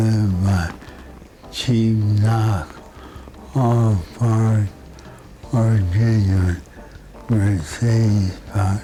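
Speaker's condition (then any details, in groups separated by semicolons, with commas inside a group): Parkinson's disease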